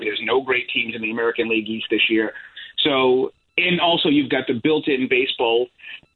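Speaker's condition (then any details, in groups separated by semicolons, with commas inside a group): No condition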